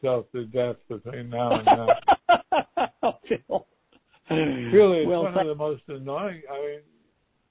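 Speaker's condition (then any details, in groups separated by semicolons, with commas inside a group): Parkinson's; stem cell infusions in houston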